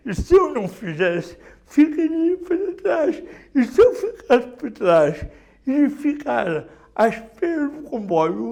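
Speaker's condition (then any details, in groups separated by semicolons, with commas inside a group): Cerebral palsy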